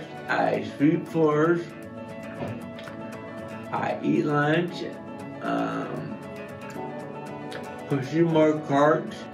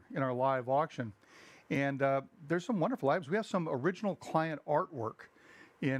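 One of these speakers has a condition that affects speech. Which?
The first: brain injury; onset at age 19.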